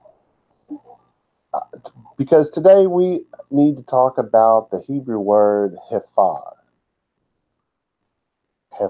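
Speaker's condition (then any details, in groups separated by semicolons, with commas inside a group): No condition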